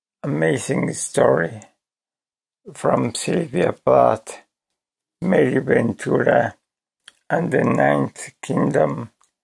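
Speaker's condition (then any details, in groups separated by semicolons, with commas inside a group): ALS; voice severely damaged, hard to understand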